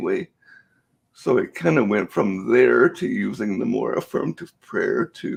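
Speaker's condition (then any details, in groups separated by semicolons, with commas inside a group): Cerebral palsy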